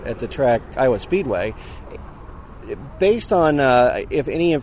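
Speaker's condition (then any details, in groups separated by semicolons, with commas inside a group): No condition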